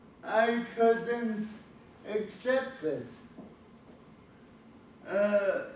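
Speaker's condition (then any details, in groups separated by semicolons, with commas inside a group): Cerebral palsy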